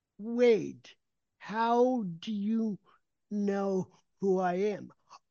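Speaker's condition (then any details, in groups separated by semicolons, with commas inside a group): Cerebral palsy; equine therapy helped movement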